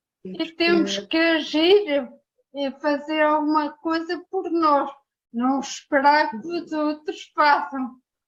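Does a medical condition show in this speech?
Yes: ataxia after brain injury.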